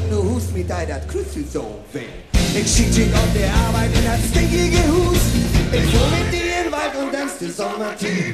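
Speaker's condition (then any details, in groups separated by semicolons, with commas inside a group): No condition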